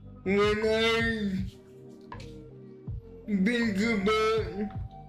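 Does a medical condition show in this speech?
Yes: cerebral palsy.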